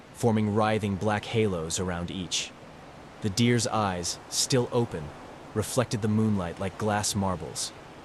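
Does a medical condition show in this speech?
No.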